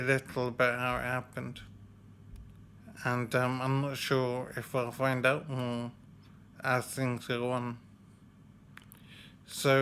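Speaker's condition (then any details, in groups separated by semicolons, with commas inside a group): Severe brain injury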